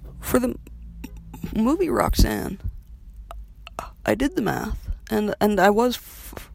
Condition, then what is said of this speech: Stuttering. Okay, so sound quality aside, you'll note her stutter is pretty severe.